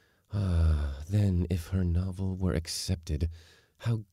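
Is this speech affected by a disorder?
No.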